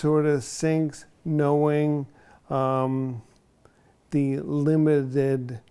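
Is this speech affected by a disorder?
Yes: ALS; onset in one foot.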